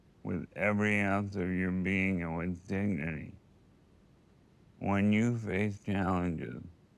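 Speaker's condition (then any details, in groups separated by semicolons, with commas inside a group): ALS; first symptom in one hand, likely bulbar form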